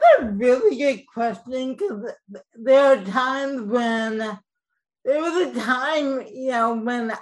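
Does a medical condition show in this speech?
Yes: cerebral palsy, mild; speech mildly affected.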